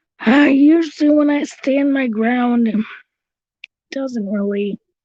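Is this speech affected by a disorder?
Yes: cerebral palsy; since birth.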